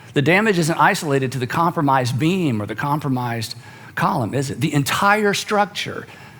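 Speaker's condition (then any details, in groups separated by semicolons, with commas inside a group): No condition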